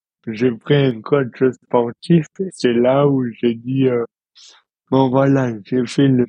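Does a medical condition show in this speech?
Yes: dystonia; present since birth.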